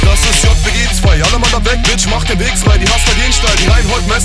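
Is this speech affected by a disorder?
No.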